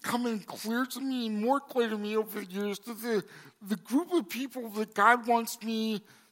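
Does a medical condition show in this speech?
Yes: cerebral palsy; congenital.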